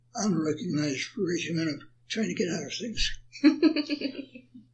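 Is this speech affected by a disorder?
Yes: Parkinson's.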